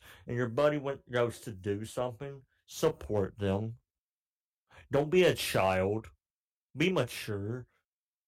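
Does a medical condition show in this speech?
Yes: cleft palate; cleft palate since childhood.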